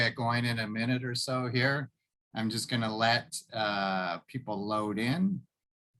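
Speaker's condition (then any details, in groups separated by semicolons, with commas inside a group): No condition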